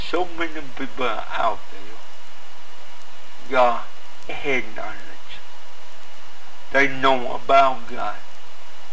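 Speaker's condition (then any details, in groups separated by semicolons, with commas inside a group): Cerebral palsy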